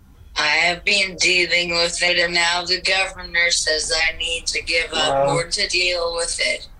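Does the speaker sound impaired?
Yes: cerebral palsy, through a speech-generating device; wheelchair user, vulnerable to COVID complications; speaks through communication app on iPad, types on keyboard with nose.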